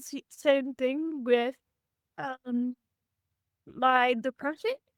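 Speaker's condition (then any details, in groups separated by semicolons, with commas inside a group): Cerebral palsy; from birth; had speech therapy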